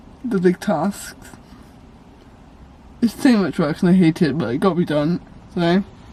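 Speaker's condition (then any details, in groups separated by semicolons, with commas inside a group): Cerebral palsy; cerebral palsy, brain trauma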